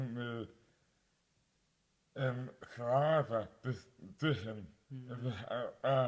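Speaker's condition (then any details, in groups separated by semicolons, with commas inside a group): Dystonia; mouth impairment affects speech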